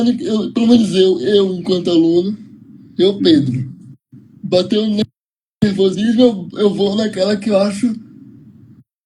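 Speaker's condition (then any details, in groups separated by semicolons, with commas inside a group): Cerebral palsy; uses wheelchair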